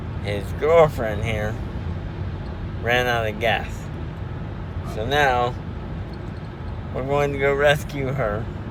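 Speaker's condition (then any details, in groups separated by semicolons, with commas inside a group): Spastic diplegia cerebral palsy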